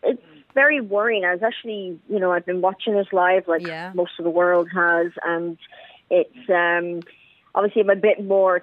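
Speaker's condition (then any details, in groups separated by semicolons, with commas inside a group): Cleft palate; congenital cleft palate, Belarus, Chernobyl radiation, genetic disorders, leg problems, affected walking and eating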